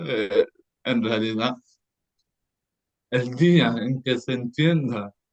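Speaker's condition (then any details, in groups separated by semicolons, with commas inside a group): Cerebral palsy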